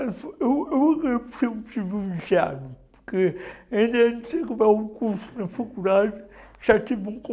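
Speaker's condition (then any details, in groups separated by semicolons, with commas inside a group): Cerebral palsy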